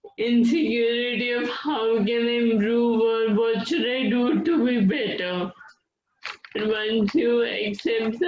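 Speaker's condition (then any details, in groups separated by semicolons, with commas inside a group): Friedreich's ataxia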